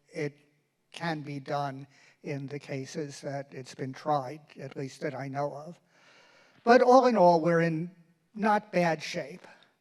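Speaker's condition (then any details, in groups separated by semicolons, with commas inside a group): No condition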